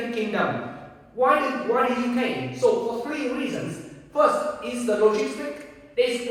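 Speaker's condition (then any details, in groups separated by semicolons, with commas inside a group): No condition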